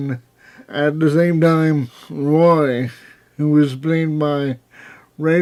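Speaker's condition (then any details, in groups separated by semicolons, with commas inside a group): Cerebral palsy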